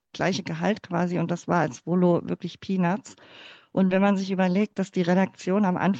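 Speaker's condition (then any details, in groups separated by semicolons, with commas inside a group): Cleft palate; congenital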